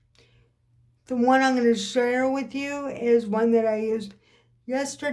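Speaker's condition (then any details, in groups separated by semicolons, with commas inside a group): Cerebral palsy; occasional swallowing problems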